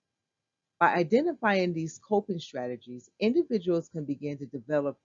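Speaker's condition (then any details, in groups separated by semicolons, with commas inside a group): No condition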